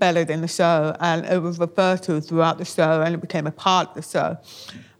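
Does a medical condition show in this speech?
Yes: deafness; born profoundly deaf, taught lip reading, hearing aids, English first language, Auslan learned ten years ago; bilingual English and Auslan, prefers captioning over Auslan at shows.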